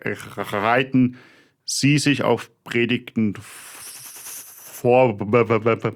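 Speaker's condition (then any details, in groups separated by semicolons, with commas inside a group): Stuttering; choppy, repetitions, blocks, cannot coordinate speech components, body tenses during blocks, throat sometimes hurts, fluent when singing; repeated sounds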